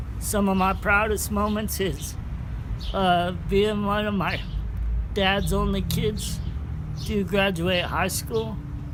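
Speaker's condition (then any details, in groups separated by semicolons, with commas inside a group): Cerebral palsy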